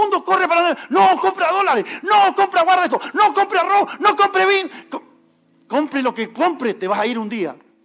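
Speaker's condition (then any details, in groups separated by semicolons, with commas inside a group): No condition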